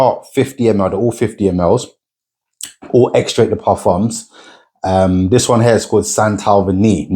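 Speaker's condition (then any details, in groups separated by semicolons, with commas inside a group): No condition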